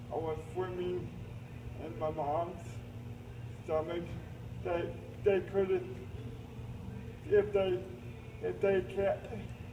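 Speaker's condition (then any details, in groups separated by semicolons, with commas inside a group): Cerebral palsy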